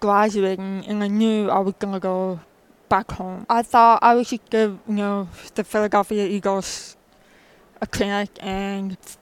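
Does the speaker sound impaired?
Yes: profound deafness, born profoundly deaf in both ears; congenital profound deafness in both ears, diagnosed in childhood after trouble hearing from behind, can hear music; communicates with spoken speech; spoken speech preferred over ASL, childhood speech lessons three hours away, five days a week.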